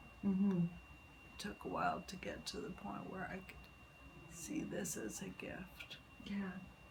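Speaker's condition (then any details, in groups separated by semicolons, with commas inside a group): Multiple sclerosis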